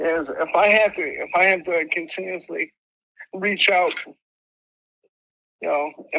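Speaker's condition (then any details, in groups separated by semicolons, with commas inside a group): Mild cerebral palsy; affects left arm and leg, limp; mild, diagnosed at age 3; speech impediment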